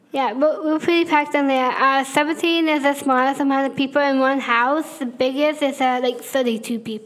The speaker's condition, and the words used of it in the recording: Down syndrome. Just the way I like speak or talk to somebody might seem weird, kind of.